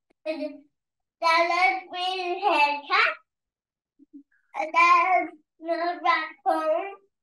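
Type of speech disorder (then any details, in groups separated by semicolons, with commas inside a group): Dysarthria; DDX3X syndrome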